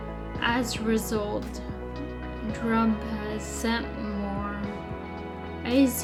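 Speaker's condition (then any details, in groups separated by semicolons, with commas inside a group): Friedreich's ataxia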